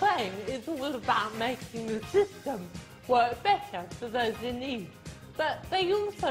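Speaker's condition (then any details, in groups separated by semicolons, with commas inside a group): Cerebral palsy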